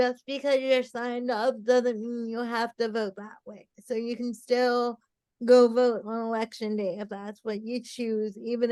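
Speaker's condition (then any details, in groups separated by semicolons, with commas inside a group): Cerebral palsy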